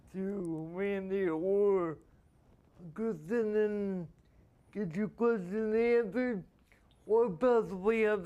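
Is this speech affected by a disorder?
Yes: spastic quadriplegia.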